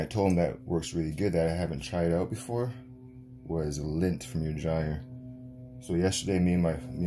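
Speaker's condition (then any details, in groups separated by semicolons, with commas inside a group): No condition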